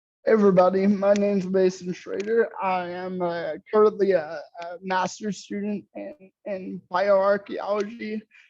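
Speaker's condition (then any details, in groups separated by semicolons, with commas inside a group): Cerebral palsy; caused by hemorrhages at birth, walks with forearm crutches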